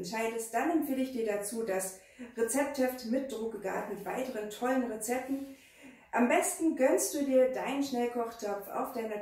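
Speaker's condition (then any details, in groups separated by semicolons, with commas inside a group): No condition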